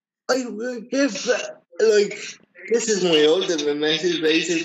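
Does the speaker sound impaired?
Yes: cerebral palsy; cerebral palsy from lack of oxygen to brain at birth, affects mobility; can speak for himself.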